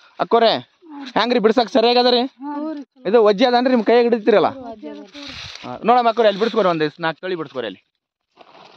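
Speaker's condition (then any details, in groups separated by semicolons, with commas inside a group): No condition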